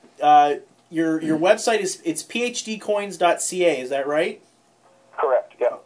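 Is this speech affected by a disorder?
No.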